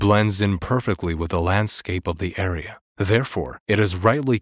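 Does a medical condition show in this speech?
No.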